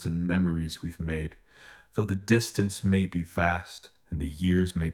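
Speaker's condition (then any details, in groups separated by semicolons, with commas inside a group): No condition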